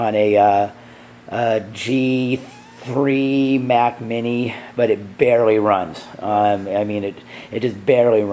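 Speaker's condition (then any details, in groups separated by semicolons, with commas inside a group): No condition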